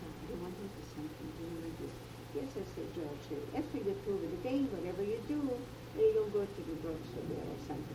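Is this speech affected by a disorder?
No.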